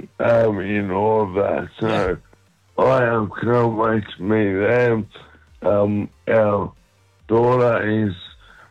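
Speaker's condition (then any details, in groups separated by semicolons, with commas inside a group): Motor neurone disease; diagnosed shortly before a radio visit about a month ago; symptoms reported stable, attributed to diet and regular exercise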